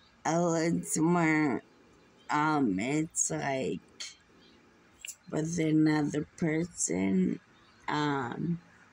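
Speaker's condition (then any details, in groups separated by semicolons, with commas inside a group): Muscular dystrophy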